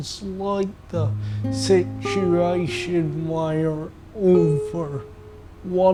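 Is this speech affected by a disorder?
Yes: acquired brain injury; car accident, severe arm tremor, affected hand unused; 7 years since injury, tremor worsened, medications ineffective.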